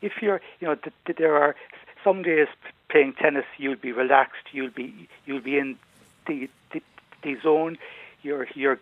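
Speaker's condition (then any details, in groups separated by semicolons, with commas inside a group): Stammer; stammer since childhood; much easier with age; varies, better when relaxed, worse when tired or anxious, lecturing needs extra preparation; repeated sounds, repeated words, prolonged sounds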